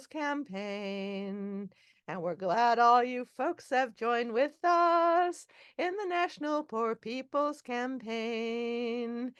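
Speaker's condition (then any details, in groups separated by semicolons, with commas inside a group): No condition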